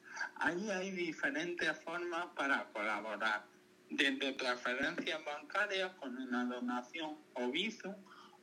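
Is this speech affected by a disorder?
Yes: cerebral palsy; caused by meningitis in birth canal during birth, lifelong physical motor disability.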